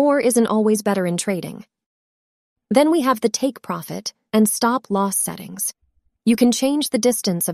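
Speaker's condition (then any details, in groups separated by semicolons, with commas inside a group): No condition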